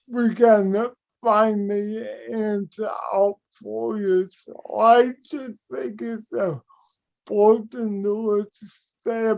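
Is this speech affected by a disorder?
Yes: cerebral palsy.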